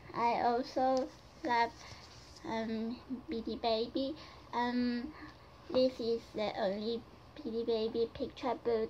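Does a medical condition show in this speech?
Yes: cerebral palsy; right side affected, childhood surgery for toe-walking.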